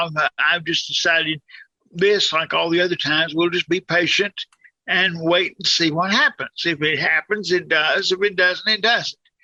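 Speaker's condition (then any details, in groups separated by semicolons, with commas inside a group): Cerebral palsy, severe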